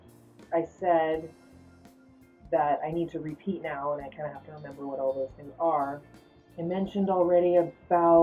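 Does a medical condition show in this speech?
No.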